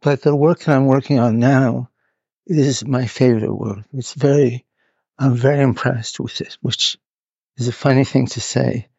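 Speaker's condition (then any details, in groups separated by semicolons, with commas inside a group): Parkinson's; must move about during interview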